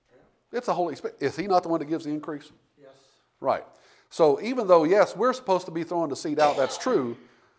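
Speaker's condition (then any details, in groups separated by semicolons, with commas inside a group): No condition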